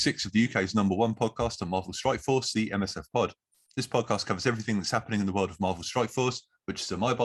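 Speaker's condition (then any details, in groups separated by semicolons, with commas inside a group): No condition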